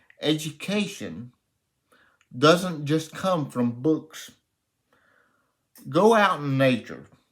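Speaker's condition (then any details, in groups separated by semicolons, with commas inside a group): Cerebral palsy; reports speaking clearly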